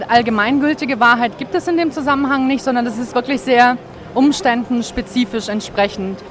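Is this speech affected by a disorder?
No.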